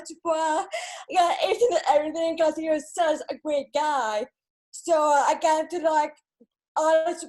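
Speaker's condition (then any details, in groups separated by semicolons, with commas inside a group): Cerebral palsy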